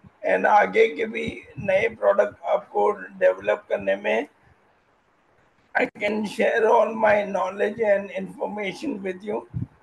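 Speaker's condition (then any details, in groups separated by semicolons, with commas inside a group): Motor neurone disease; voice strong and loud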